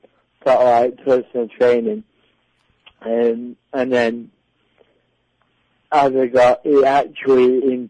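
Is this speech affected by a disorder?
Yes: cerebral palsy; cerebral palsy from birth, predicted never to walk, walked with walking frame, prone to rounded shoulders; back training straightened posture and shoulders; delayed development and talking, speech therapy paid by parents.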